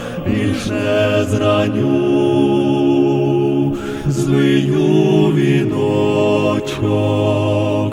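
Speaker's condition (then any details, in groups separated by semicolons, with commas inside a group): No condition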